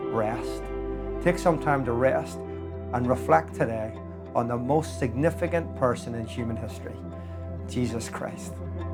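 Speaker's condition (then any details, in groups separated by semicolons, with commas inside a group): No condition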